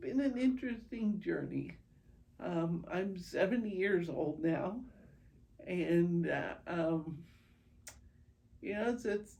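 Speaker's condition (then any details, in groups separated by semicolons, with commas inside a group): Primary progressive multiple sclerosis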